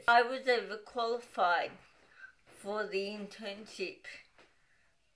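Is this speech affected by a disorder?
Yes: dystonic cerebral palsy.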